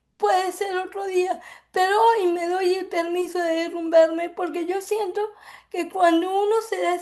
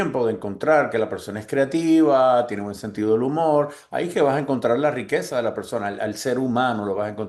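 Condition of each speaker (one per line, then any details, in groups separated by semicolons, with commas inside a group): Cerebral palsy; from birth; affects speech
No condition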